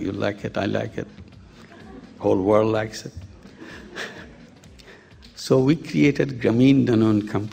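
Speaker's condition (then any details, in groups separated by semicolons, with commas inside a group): No condition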